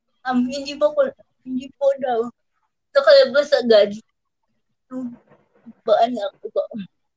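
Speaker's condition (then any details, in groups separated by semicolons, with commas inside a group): Cerebral palsy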